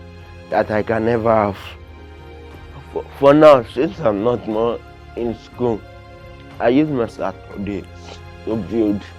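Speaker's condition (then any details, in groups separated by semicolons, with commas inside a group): Cerebral palsy, severe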